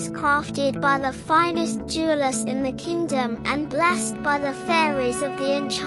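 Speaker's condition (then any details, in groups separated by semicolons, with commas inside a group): No condition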